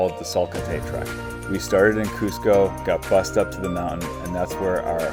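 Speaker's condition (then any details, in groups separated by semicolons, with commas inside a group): No condition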